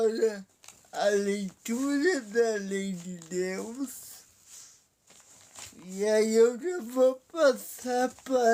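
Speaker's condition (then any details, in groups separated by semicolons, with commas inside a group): Paralysis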